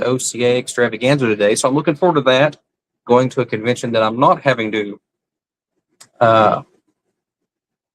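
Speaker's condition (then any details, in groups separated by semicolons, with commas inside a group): No condition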